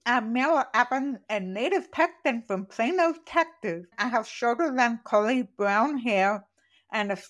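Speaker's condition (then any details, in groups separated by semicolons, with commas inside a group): Profoundly deaf, congenital; born profoundly deaf, hearing aid wearer, learned to speak orally, does not know sign language; accent from deafness, not British, described as accent from nowhere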